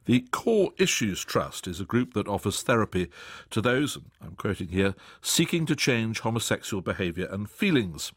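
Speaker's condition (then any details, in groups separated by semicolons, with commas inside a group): No condition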